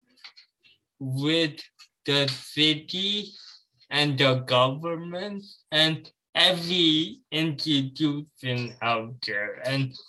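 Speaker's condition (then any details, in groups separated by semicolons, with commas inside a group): Cerebral palsy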